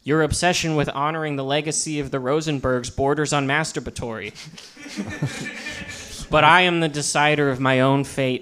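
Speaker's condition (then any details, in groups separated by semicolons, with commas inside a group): No condition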